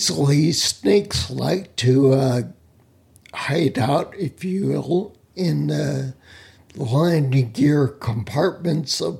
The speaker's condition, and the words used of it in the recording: Ataxia. Rare disease known as spinal cerebellar ataxia, which is a neuromuscular disease that's left me mobility challenged, as well as with a speech impediment